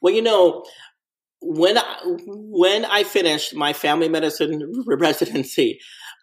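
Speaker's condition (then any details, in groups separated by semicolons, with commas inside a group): Stuttering; onset at three or four years, no trauma cause, mother stuttered until about 11-12, speech camp as child, teen years harder; adult, persistent stuttering; very fluent in crisis situations, stutters when things calm, takes deep breath and counts to five; repeated words, prolonged sounds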